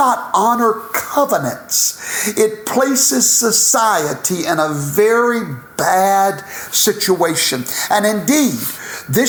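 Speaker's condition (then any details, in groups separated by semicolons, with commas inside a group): No condition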